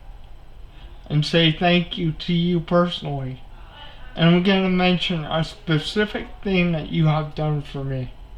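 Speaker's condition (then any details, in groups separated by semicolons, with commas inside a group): Cerebral palsy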